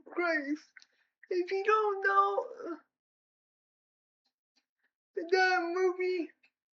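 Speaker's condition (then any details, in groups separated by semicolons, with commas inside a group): Cerebral palsy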